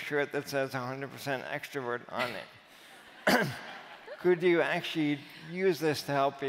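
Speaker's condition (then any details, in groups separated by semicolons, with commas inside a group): Amyotrophic lateral sclerosis; voice and hands affected; speech audibly affected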